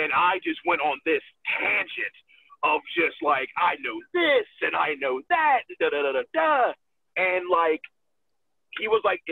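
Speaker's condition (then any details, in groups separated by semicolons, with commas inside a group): No condition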